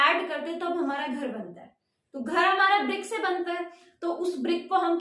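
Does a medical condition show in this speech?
No.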